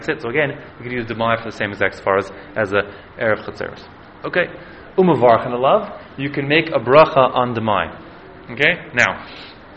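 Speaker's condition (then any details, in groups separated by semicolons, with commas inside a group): No condition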